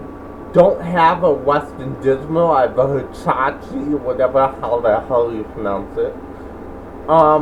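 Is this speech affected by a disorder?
Yes: cerebral palsy.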